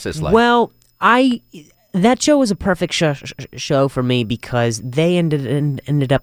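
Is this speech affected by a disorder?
Yes: stutter, acquired; caused by softball grounder to throat while playing shortstop; several past speech therapy classes, currently sees voice teacher who helps; here repeated words, prolonged sounds.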